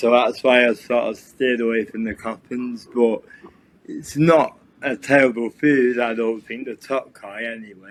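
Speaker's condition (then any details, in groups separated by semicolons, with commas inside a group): Cerebral palsy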